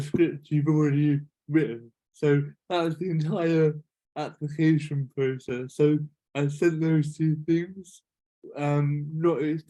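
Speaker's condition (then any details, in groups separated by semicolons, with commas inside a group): Cerebral palsy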